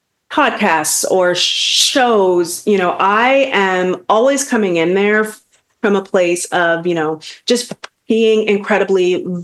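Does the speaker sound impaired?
Yes: stuttering; lifelong stuttering; pursues public speaking to face fear of talking, still stutters, feels vulnerable on podcasts; long-standing fear of talking, past avoidance of carrying conversations, stuttering held back career; here prolonged sounds.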